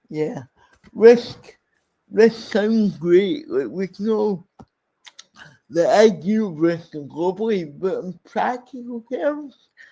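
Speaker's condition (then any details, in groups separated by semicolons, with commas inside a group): Cerebral palsy; speech impairment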